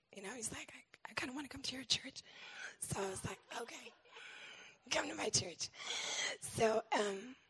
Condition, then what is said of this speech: Throat cancer. People are responding to the gospel with the little voice that I have.